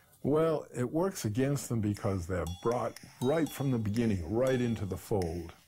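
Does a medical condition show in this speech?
No.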